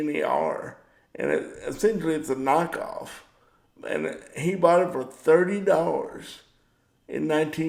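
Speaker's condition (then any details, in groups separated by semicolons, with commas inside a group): Cerebral palsy; power wheelchair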